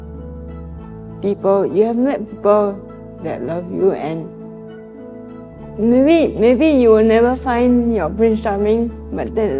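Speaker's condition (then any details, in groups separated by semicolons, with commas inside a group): Cerebral palsy; swallowing very hard in past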